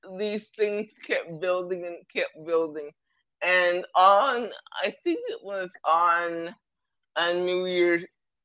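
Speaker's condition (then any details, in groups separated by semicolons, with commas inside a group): Cerebral palsy; present from birth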